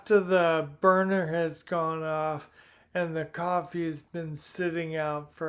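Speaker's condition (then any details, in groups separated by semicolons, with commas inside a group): Primary lateral sclerosis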